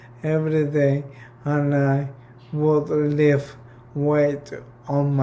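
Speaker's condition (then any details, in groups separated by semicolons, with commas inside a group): ALS/MND; 9 months since onset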